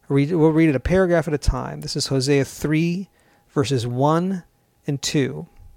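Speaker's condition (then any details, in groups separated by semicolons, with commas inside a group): No condition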